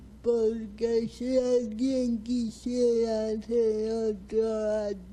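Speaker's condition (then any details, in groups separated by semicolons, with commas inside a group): Cerebral palsy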